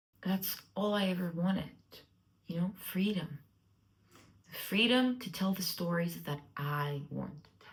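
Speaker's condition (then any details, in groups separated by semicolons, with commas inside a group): No condition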